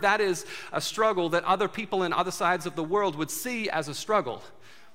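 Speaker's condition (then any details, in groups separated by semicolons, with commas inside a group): No condition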